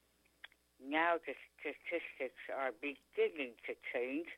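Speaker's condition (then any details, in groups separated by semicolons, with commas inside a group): Tongue cancer; chronic sore throat symptom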